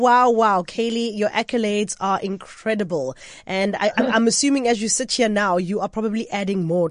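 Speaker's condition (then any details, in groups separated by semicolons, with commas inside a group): No condition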